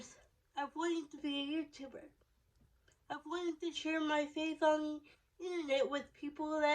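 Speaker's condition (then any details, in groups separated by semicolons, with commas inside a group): Cerebral palsy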